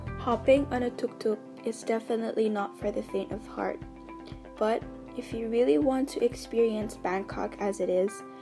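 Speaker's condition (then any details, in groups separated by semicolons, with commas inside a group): No condition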